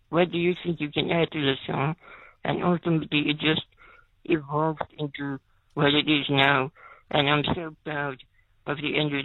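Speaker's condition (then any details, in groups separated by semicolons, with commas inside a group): Spinal muscular atrophy; spinal muscular atrophy type 2, wheelchair user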